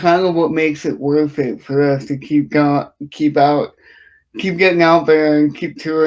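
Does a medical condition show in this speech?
Yes: cerebral palsy; from birth.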